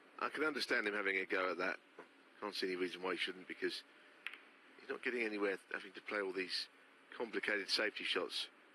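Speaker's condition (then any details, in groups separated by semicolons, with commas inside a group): No condition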